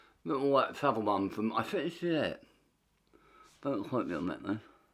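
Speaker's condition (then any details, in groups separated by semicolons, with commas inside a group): Tongue cancer; half tongue removed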